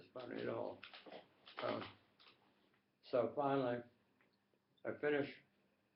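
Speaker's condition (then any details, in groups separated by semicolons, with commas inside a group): Tongue cancer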